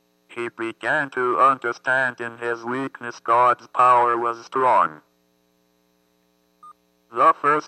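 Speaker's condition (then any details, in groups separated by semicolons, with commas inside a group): Athetoid cerebral palsy; constant muscle movement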